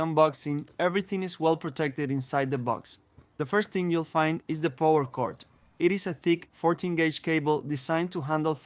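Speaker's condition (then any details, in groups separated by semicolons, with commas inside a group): No condition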